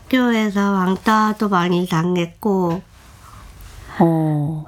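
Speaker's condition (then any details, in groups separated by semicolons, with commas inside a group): Down syndrome; pain in every joint, body shape change ended ballet; speaks very well, communicates smoothly, disability barely noticeable in conversation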